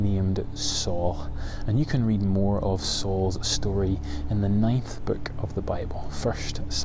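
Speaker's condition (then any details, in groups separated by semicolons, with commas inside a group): No condition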